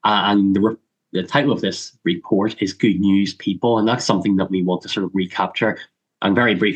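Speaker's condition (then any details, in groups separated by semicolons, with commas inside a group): Cleft lip and palate; congenital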